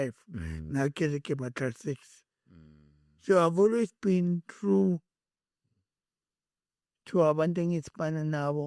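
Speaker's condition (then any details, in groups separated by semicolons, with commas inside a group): Cerebral palsy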